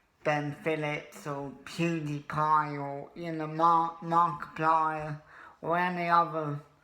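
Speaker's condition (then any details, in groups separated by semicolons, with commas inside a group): Cerebral palsy; wheelchair user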